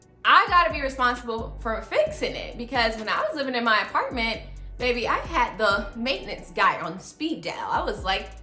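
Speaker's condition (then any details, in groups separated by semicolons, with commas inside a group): No condition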